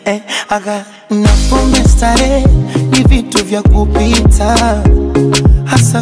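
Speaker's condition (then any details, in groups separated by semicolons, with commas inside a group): No condition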